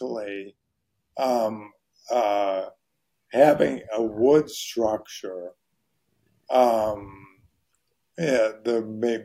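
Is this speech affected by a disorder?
Yes: ALS; voice very hoarse.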